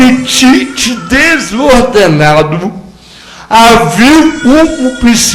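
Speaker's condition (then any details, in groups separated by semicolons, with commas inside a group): Cerebral palsy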